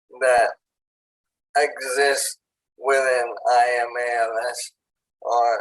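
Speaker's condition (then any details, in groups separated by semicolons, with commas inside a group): ALS; onset in hands and arms, tracheostomy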